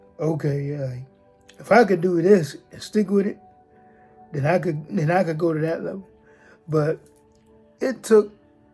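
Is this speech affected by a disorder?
Yes: cerebral palsy, spastic diplegia.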